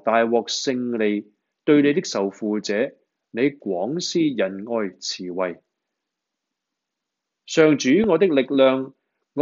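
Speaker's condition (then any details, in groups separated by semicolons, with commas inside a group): No condition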